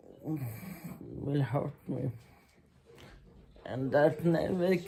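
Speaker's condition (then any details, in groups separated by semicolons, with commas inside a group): Muscular Parkinson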